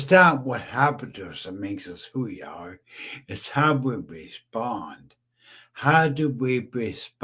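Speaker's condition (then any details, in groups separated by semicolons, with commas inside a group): Brain injury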